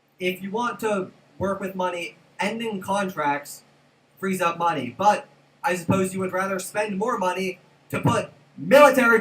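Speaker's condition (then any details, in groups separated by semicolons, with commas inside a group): No condition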